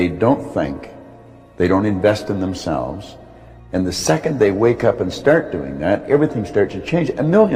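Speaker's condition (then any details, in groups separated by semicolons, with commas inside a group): No condition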